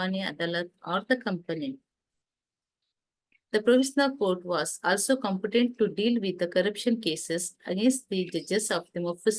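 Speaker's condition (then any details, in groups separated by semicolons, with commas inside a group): No condition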